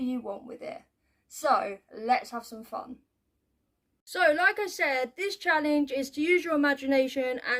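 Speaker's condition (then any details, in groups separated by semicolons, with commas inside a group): No condition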